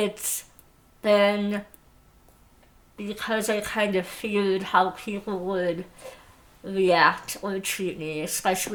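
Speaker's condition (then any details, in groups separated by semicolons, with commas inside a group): Moebius syndrome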